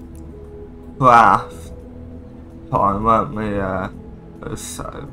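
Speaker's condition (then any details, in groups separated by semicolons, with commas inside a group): Cerebral palsy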